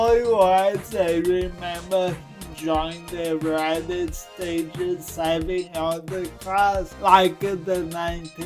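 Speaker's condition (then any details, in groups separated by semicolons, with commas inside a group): Cerebral palsy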